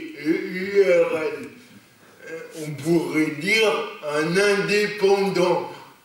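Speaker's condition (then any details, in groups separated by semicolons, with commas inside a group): Cerebral palsy; lifelong, non-progressive; stable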